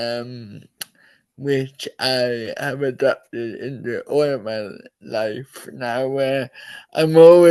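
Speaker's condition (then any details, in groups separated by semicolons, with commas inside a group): Cerebral palsy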